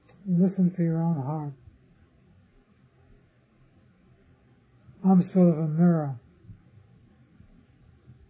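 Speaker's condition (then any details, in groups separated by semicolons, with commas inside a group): Parkinson's disease; others offer remedies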